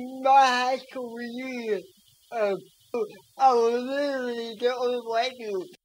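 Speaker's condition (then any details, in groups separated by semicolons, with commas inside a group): Cerebral palsy; speech affected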